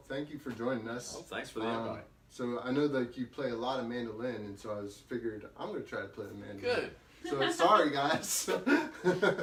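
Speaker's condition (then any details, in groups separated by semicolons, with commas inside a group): No condition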